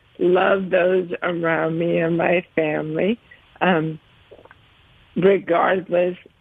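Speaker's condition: ALS; held up over 15 minutes

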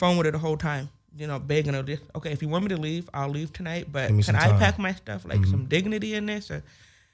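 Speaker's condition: Hearing loss with speech impediment; 30% other

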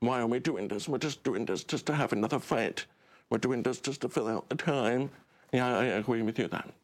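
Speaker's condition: Deaf; relies on subtitles

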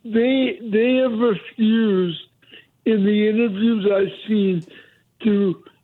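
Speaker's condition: Cerebral palsy; mobility declined since

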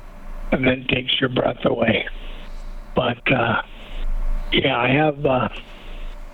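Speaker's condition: ALS; right arm twitching onset, spread to all limbs, three years before diagnosis, not bulbar; spread to shoulders and breathing, on two of three approved treatments, one for four years; breathing affected, speech slightly affected

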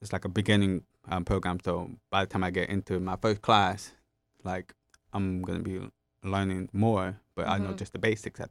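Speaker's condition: Profound hearing loss, acquired, gentamicin-induced

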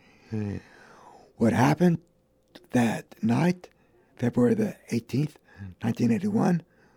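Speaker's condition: Vocal cord damage; no speech two months

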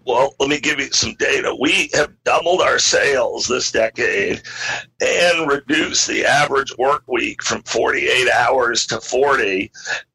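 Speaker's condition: Spasmodic dysphonia; at onset trouble speaking

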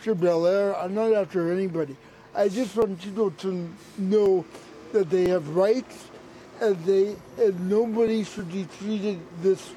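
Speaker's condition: Cerebral palsy; physical impairment; slurred speech, sometimes mistaken for intoxication

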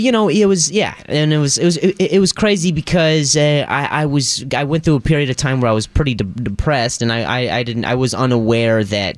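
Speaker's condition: Stuttering, acquired after sports injury; softball grounder hit throat, fell backwards, hit head, possible concussion; voice sometimes taken as fake, learned to sing; repeated sounds, repeated words

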